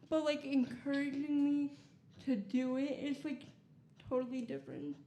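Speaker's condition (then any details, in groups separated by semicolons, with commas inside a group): Cerebral palsy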